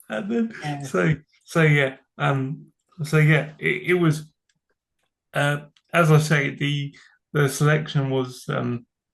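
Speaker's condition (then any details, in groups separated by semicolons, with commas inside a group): Cerebral palsy; from birth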